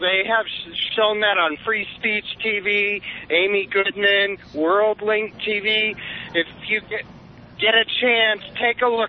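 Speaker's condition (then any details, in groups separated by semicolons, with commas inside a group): No condition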